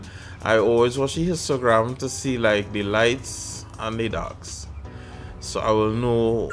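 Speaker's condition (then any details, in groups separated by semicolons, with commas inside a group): No condition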